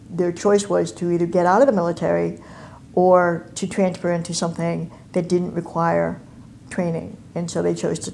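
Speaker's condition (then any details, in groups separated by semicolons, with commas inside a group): Cleft palate and cleft lip; congenital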